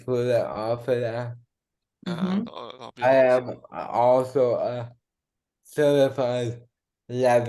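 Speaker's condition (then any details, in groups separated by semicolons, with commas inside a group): Cerebral palsy; diagnosed at about two months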